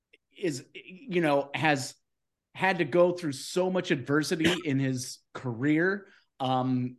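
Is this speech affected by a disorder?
No.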